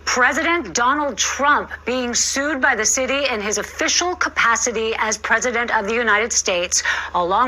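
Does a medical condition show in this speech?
No.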